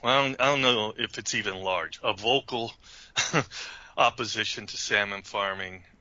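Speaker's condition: No condition

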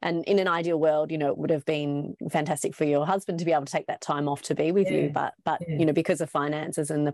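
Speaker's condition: No condition

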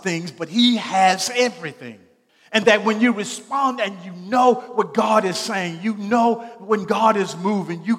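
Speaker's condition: No condition

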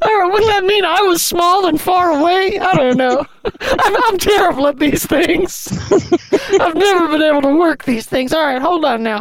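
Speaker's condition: No condition

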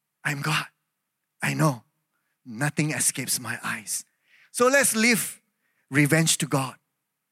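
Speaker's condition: No condition

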